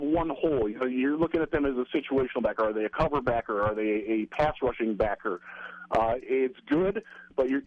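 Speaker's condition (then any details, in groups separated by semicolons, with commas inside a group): No condition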